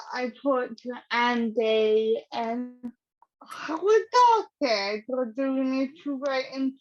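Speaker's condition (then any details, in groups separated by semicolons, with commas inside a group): Cerebral palsy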